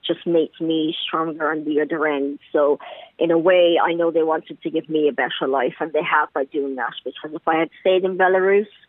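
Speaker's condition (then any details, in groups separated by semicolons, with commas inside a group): Cleft palate; congenital cleft palate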